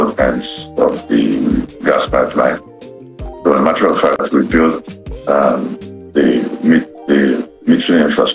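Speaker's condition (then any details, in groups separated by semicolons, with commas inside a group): No condition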